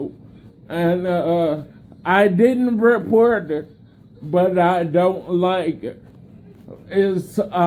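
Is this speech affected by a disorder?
Yes: cerebellar degeneration and ataxia; seriously disabled, progressive; slow speech.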